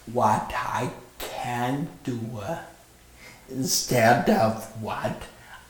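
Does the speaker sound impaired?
Yes: stroke with paralyzed vocal cord; stroke at 35, craniotomy at Barnes Jewish Hospital, alphabet board early, left-hand writing; nearly 5 years post-stroke, 657+ hours outpatient therapy incl advanced speech therapy, runs without aids; speaks lower and slower, singing voice part lost, public speaking difficult.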